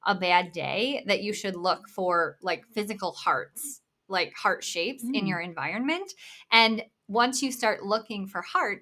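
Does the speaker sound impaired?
Yes: bilateral cleft lip and palate; congenital.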